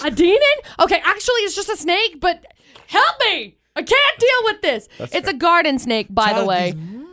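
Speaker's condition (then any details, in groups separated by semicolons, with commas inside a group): No condition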